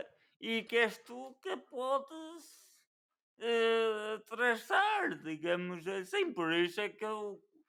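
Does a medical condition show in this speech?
Yes: cerebral palsy.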